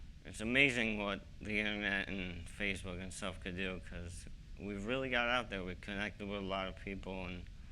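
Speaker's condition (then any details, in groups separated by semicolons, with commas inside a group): ALS; young-adult onset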